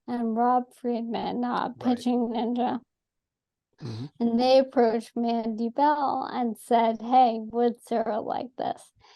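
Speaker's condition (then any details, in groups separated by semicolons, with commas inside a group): ALS; atypical case; diagnosed about seven months ago, on approved medication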